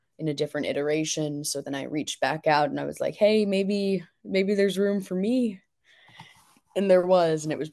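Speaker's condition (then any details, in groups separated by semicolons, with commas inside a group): No condition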